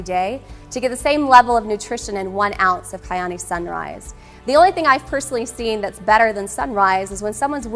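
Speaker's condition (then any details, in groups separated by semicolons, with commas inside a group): No condition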